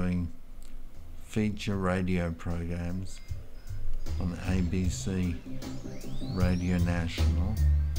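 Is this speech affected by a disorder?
Yes: multiple sclerosis.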